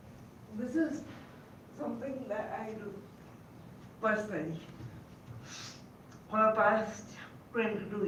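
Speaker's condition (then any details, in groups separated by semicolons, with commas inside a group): Cerebral palsy; caused by encephalitis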